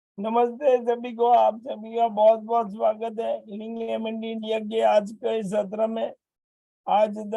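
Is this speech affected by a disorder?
Yes: motor neurone disease; voice strong and loud.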